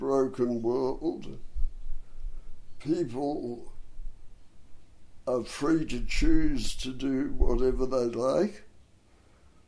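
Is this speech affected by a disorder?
Yes: dystonia and cerebral palsy; hard-to-diagnose.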